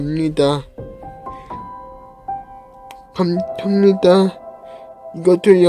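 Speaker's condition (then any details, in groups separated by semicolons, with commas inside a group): Cerebral palsy; brain lesion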